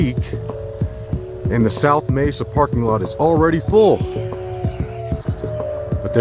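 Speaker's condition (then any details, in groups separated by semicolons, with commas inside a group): No condition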